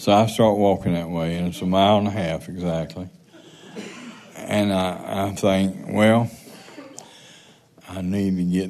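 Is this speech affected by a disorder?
Yes: Parkinson's; unsteady standing with risk of falling; speaking seated instead of at podium because of fall risk.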